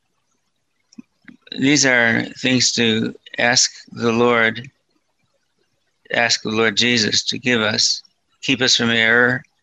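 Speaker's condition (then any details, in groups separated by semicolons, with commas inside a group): Parkinson's disease, mild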